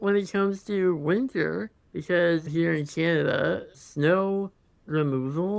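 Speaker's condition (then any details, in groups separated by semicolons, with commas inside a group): Congenital muscular dystrophy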